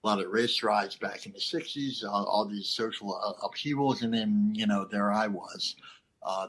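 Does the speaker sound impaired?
Yes: cleft lip and palate; congenital cleft lip and palate, not fully formed at birth; lisp, stuttering and unclear speech as a child.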